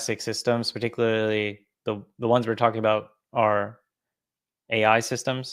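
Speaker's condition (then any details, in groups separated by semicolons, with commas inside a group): No condition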